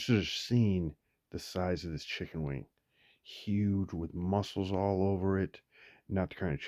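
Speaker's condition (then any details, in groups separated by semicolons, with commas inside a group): No condition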